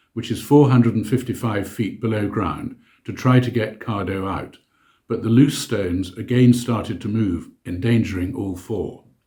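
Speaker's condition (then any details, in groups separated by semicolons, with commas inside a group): No condition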